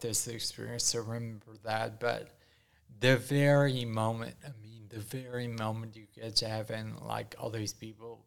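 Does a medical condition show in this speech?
Yes: ataxia after strokes, mild; initially nonverbal, knew only ASL alphabet, improvised signs, now slight speech impediment, not really bad.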